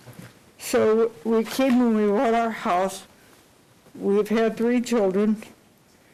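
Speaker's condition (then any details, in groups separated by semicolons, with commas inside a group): Cerebral palsy; unable to type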